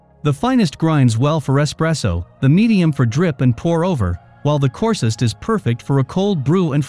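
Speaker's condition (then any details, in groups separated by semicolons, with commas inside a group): No condition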